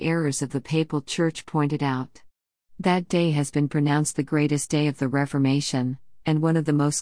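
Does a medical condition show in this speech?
No.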